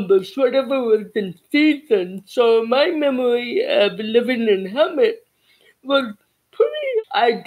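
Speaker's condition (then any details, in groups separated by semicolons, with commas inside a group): Cerebral palsy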